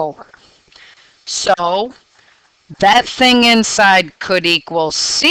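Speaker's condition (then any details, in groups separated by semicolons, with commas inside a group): No condition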